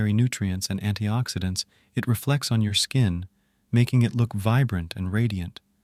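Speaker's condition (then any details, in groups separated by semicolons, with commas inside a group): No condition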